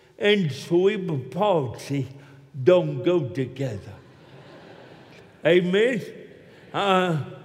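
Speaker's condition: Cerebral palsy; oxygen cut off at birth for 18 minutes in Jonesboro, Arkansas, walks with limp, neck operation; still talks funny; speech impediment, hard for many to understand

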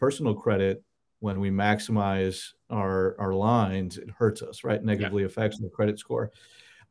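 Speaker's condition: No condition

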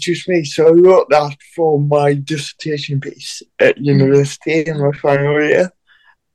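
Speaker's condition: Cerebral palsy; different form from co-guest Bradleigh's

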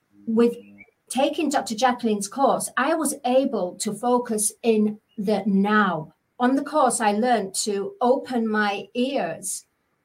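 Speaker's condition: No condition

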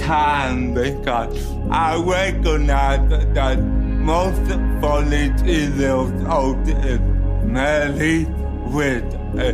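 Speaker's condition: Cerebral palsy; cerebral palsy from birth

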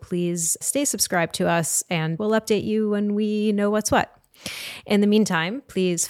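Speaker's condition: No condition

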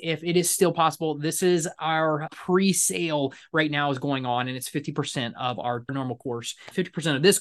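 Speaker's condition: No condition

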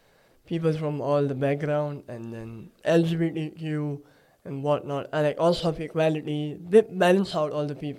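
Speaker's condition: Cleft palate; recent nose surgery

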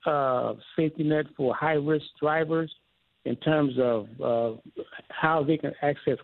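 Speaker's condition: No condition

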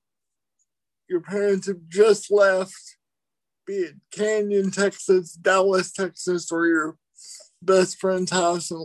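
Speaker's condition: Cerebral palsy

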